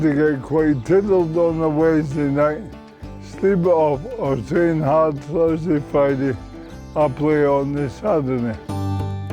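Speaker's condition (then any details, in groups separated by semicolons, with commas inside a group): Motor neurone disease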